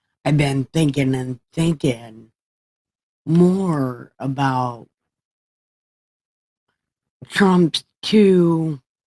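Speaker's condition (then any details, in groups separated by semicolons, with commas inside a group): Brain injury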